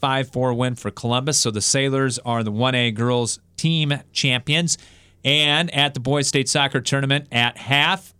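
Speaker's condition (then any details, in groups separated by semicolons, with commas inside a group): No condition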